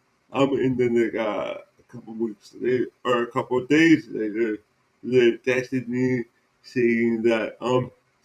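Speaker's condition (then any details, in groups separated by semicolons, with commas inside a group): Cerebral palsy; present from birth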